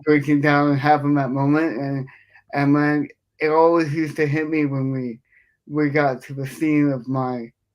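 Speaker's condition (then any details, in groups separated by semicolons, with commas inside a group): Cerebral palsy; affects speech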